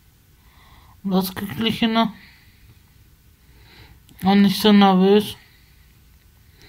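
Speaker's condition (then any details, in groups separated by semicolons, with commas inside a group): Spasticity from birth; multiple sclerosis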